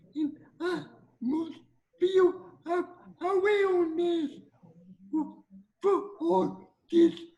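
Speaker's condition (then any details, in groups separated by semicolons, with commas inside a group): Cerebral palsy; speech slightly affected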